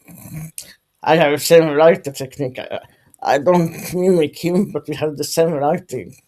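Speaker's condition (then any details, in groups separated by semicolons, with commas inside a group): Dystonia; secondary spasticity, dystonia, parkinsonian tremor, arm, right shoulder operation; wheelchair user, involuntary movements, stiffness, new vascular parkinsonism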